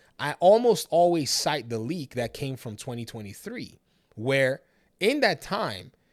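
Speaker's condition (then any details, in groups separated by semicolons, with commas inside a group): No condition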